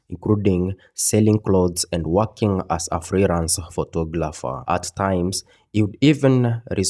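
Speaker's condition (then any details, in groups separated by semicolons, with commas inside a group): No condition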